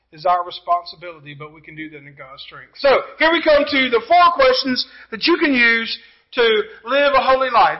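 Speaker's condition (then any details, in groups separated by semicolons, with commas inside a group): No condition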